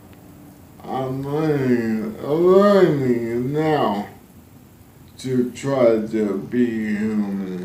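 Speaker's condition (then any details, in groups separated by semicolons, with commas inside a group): ALS; spasticity main symptom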